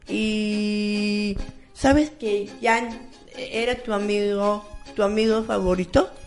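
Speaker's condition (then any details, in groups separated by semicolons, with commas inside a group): Down syndrome; congenital, boy of about thirteen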